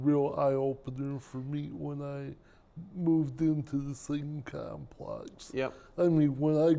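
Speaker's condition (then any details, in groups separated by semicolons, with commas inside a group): Cerebral palsy; speech impairment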